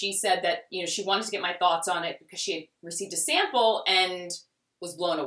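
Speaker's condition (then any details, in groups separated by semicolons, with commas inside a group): No condition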